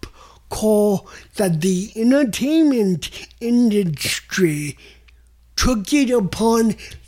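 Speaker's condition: Cerebral palsy; extensive speech therapy

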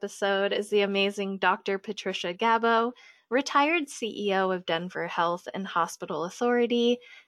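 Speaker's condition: No condition

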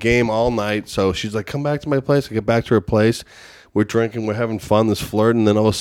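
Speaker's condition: No condition

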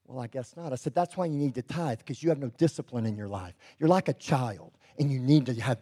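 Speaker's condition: Cleft lip and palate; preaches publicly, has preached in over 50 nations

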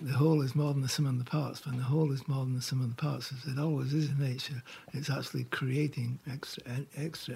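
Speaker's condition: Parkinson's; diagnosed about 4 years ago

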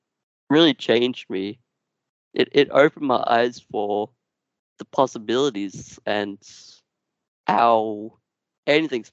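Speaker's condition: Duchenne muscular dystrophy; progressive

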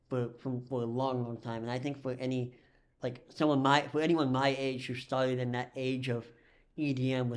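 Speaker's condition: Cleft lip and palate; cause unknown

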